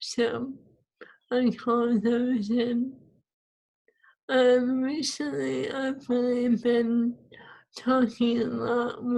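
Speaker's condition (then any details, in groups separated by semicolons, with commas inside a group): ALS; swallowing lost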